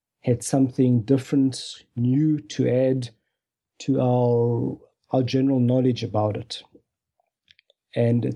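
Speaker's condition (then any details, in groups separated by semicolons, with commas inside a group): Stuttering; onset age unknown, no remembered cause or trauma, parents sought help in childhood; has a cold during recording; stutters audibly, stuttered severely in army, too disfluent for officer's course; blocks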